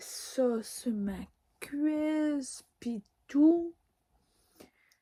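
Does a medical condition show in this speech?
Yes: ataxia; degenerative.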